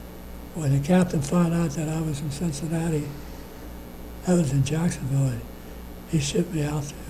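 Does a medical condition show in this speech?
Yes: Parkinson's disease.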